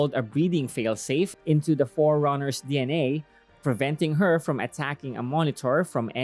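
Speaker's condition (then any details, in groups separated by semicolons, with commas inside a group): No condition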